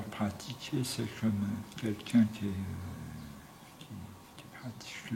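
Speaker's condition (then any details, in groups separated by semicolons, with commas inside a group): Tongue cancer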